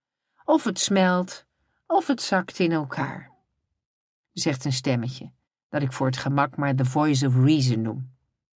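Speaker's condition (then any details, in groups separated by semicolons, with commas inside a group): No condition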